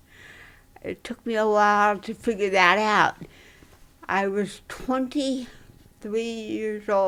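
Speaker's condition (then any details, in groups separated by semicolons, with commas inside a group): Dystonia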